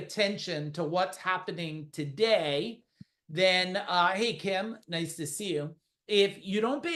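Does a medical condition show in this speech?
No.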